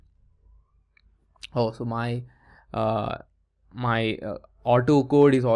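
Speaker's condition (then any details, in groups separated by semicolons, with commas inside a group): No condition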